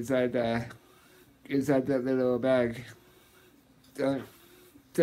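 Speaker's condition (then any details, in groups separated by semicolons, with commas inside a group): Muscular dystrophy, Duchenne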